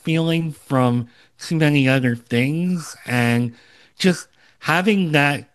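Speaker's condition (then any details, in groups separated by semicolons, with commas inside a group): Cleft lip and palate, Opitz G/BBB syndrome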